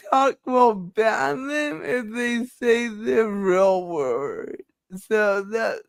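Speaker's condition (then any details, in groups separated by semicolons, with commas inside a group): Cerebral palsy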